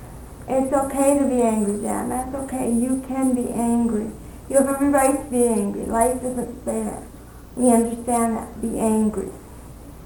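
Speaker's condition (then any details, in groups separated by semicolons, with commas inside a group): Cerebral palsy; diagnosed at 1.5 years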